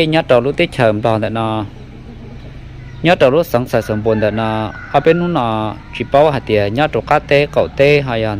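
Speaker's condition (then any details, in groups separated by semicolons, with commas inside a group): No condition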